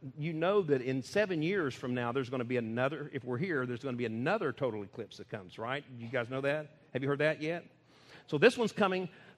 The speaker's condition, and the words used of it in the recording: None; typical speech.